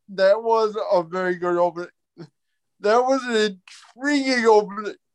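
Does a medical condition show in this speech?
Yes: cerebral palsy; quadriplegic, wheelchair user, can chew and eat solid food.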